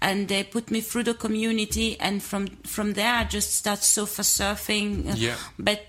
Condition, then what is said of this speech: No condition.